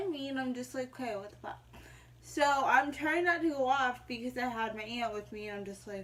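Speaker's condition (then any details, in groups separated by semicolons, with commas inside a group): Mild cerebral palsy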